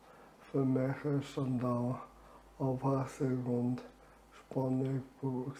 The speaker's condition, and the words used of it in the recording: ALS (motor neuron disease). Je knapper die Luft ist, umso anstrengender das Reden noch.